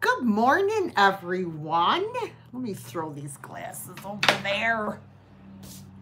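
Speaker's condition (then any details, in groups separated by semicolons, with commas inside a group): No condition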